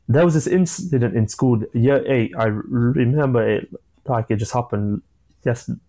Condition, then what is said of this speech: Stuttering. That, like, I'm not a fluent speaker.